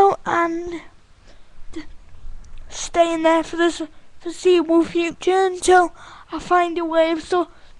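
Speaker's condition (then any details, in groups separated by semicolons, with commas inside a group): Cerebral palsy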